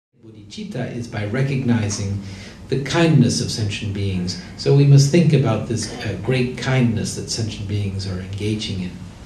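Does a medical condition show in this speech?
No.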